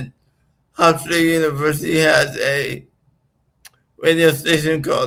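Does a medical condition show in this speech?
Yes: right-sided physical disability; speech sometimes affected, does speech exercises.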